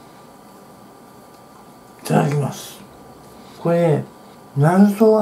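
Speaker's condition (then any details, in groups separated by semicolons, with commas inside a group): Tongue cancer, partial glossectomy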